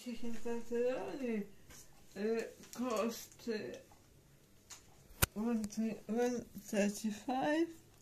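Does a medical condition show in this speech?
Yes: cerebral palsy.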